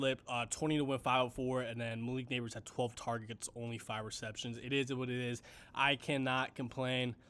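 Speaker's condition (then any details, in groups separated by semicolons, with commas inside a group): No condition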